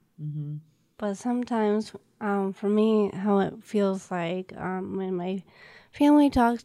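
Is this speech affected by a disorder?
Yes: Down syndrome; present since birth.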